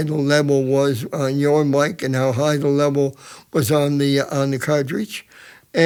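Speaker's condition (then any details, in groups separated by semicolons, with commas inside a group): Cerebral palsy; present from birth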